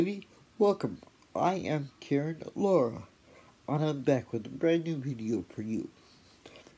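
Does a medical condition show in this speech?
Yes: athetoid cerebral palsy; athetoid, spinal cord injury, spinal surgery.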